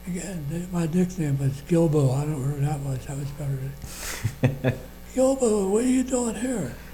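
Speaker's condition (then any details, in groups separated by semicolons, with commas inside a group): Parkinson's disease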